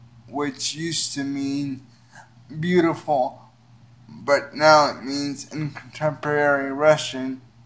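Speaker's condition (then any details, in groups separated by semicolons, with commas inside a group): Cerebral palsy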